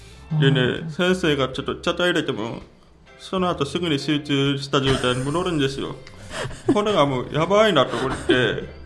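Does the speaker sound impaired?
Yes: hearing impairment; not sent to deaf school, not taught sign language; communicates by spoken language.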